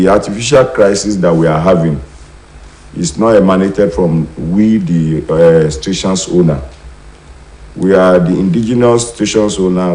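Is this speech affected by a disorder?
No.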